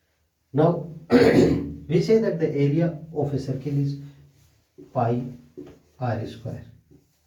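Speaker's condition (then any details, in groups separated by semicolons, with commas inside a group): No condition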